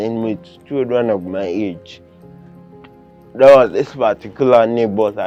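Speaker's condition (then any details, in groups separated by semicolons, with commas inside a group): Cerebral palsy, severe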